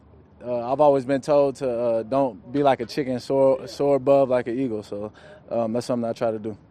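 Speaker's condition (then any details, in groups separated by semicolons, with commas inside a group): No condition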